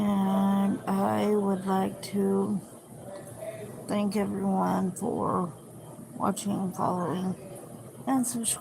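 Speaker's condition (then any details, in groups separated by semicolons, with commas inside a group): Cerebral palsy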